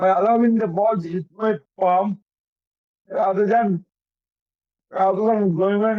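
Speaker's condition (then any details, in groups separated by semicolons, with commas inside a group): Cerebral palsy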